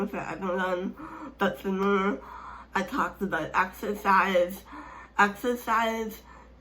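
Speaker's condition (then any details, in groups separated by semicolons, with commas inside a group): Speech impairment; hard to understand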